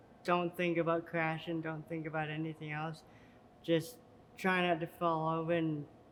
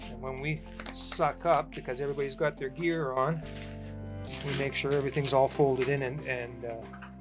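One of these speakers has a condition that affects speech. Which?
The first: cerebral palsy.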